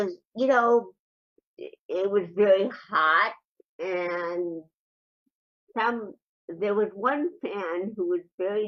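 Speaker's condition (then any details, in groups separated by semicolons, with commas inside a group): Cerebral palsy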